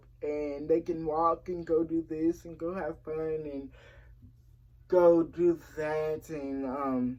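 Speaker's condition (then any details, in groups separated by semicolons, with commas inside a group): Cerebral palsy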